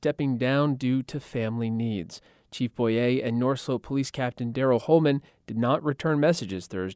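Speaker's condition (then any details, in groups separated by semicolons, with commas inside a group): No condition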